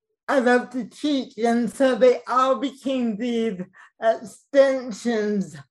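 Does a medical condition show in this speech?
Yes: cerebral palsy; from birth, no breathing for 45 minutes at birth, gait mildly affected; speech mildly affected.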